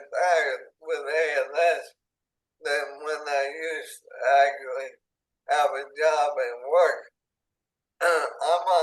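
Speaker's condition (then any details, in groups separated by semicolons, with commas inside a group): ALS, speech-generating device; onset in hands and arms, tracheostomy; diagnosed nine years ago, tracheostomy ventilation, paralyzed six years; fully dependent on eye gaze device to communicate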